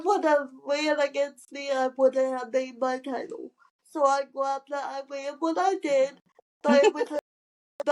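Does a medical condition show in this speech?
Yes: cerebral palsy; from birth, wheelchair user.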